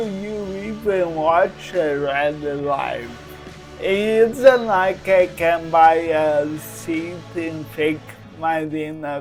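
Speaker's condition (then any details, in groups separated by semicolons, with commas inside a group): Cerebral palsy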